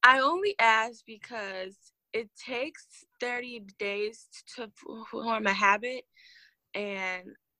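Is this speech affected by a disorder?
Yes: stuttering; long-standing stutter, years of speech therapy, severe stuttering and painful speeches in high school, not cured; two new techniques since The Steve Harvey Show, where Steve Harvey helped her speak fluently; less stuttering when unobserved, with close friends, or arguing, more when upset; here repeated sounds, prolonged sounds, blocks.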